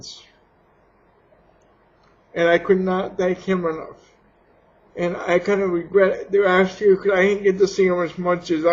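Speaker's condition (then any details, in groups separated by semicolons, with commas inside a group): Cerebral palsy; has had surgery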